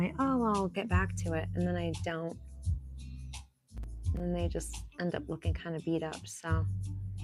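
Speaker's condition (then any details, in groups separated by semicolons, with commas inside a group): No condition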